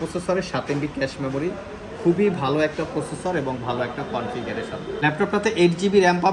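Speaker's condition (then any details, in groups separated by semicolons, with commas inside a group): No condition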